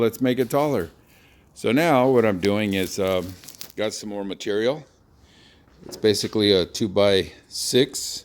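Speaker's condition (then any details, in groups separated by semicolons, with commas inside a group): No condition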